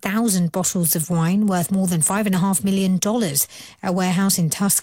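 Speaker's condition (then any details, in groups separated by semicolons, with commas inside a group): No condition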